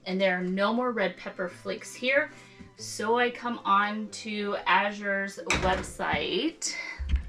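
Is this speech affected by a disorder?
No.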